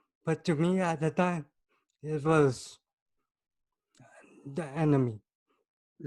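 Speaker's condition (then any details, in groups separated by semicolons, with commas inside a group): Cerebral palsy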